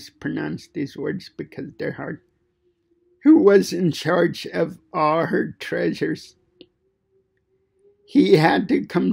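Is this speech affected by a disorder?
Yes: cerebral palsy; fine motor impairment.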